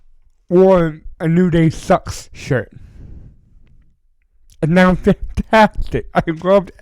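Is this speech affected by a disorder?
Yes: cerebral palsy.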